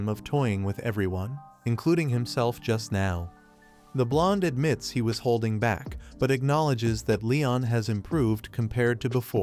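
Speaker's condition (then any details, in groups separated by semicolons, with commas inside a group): No condition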